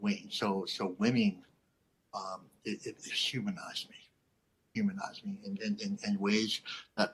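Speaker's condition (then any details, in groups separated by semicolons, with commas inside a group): Cleft lip and palate; lisp, stuttering and unclear speech as a child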